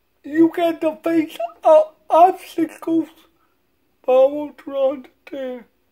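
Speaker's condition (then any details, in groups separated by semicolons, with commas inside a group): Cerebral palsy; from birth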